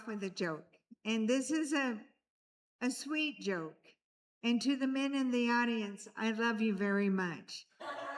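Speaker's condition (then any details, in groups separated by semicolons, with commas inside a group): No condition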